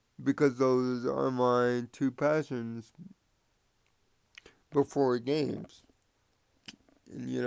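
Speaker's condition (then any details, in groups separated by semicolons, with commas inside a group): Cerebral palsy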